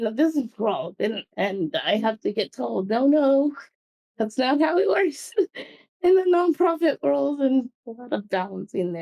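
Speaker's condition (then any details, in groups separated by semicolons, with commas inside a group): Cerebral palsy; mobility issues, typing very laborious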